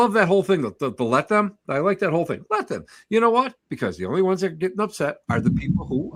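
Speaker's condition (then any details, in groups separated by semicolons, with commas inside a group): No condition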